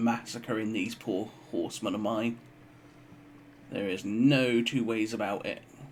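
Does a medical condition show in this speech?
No.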